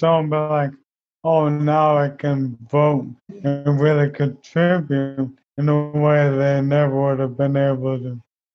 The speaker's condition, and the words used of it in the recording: ALS (motor neuron disease). In the scheme of things, though, I will be a lot more coherent and audible with speaking.